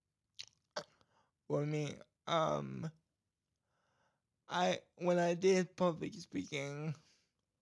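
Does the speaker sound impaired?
Yes: cerebral palsy; cerebral palsy causing speech problem, scratchy throat and gag reflex issues at times; voice goes in and out, some parts edited out and retried; voice goes in and out sometimes.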